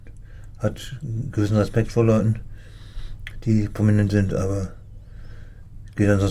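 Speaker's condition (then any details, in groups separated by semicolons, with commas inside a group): Parkinson's disease; daily tasks take longer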